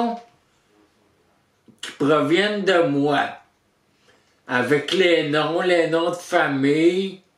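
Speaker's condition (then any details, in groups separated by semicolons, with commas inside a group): Traumatic brain injury; surgery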